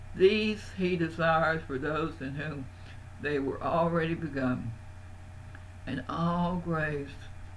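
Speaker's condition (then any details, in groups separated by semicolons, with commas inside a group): Parkinson's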